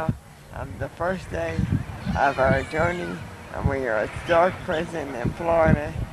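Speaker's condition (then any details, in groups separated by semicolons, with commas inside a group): ALS; lost use of arms; terminal stage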